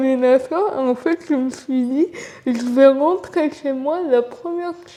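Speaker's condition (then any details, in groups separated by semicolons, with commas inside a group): Cerebral palsy; from birth, uses wheelchair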